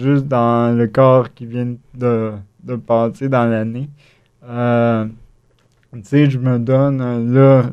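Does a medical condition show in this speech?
Yes: cerebral palsy; acquired, chickenpox at three weeks, fever, epileptic seizure, convulsions, brain bleeding, premature infant, wheelchair user.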